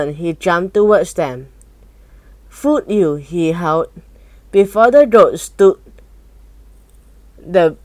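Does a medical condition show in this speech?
No.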